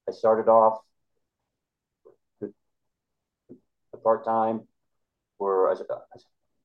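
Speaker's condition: Stuttering; stutter since childhood, known to classmates at earlier school before 7th grade; adult, past college freshman year, working, constantly trying to improve stutter; uses small talk to avoid stuttering, talked little as child, discloses stutter, training others builds confidence; blocks

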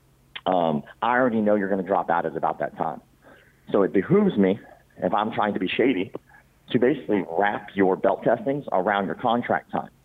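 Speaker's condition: Cleft palate; congenital

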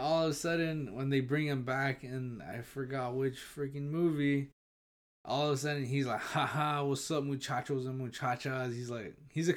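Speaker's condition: No condition

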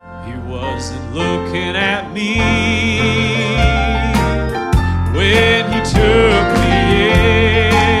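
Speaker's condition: No condition

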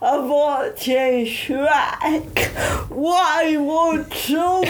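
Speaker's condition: Cerebral palsy; affects speech and mobility

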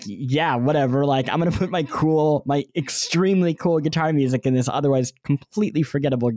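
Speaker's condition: Cleft lip and palate; bandaged

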